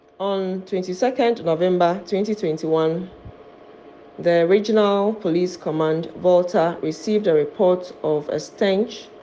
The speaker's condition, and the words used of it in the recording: No condition.